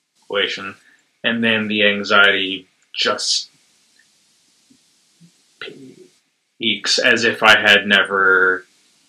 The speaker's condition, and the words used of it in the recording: Stuttering. You're just like decently fluent for no reason, and you just kind of ride it.